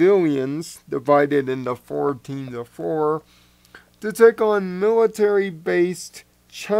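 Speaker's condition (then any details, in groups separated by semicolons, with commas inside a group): Cerebral palsy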